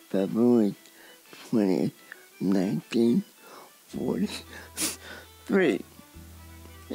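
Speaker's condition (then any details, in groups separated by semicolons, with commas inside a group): Cerebral palsy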